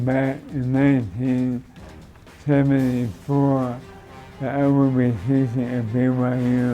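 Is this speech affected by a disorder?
Yes: ALS (Lou Gehrig's disease); throwing arm useless.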